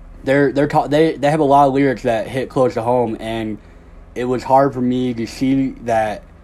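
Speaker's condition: Cleft lip and palate; one more surgery left

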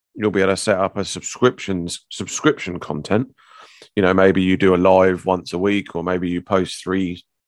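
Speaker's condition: No condition

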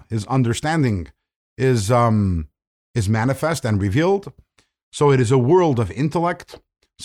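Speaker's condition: No condition

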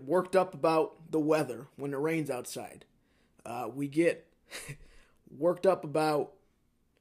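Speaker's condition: No condition

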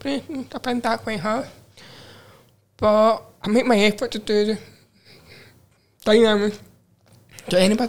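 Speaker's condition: Profound deafness, cochlear implant; learned to listen through implant, sign language learned around age 16; learned to talk before sign language, speaks to hearing people, signs to deaf people

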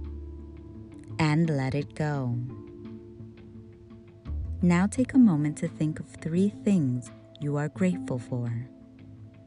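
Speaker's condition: No condition

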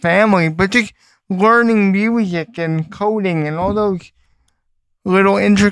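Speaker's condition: Cerebral palsy; wheelchair user; vocal ability might be a little different

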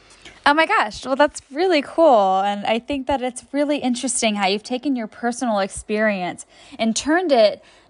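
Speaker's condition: No condition

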